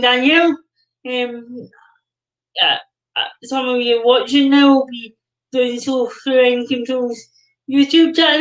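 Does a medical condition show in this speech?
Yes: cerebral palsy.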